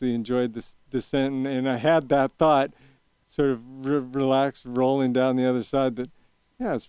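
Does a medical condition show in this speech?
Yes: young onset Parkinson's disease; young onset at age 40, shaky, Medtronic deep brain stimulation device, two 3-inch brain probes; deep brain stimulation surgery at Stanford 3 years ago, constant current, symptoms well managed.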